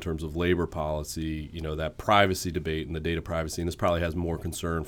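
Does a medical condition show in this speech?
No.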